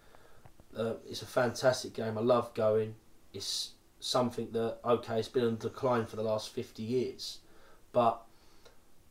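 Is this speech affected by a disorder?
No.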